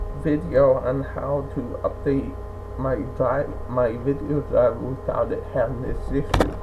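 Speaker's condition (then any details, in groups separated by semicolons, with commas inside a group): Cerebral palsy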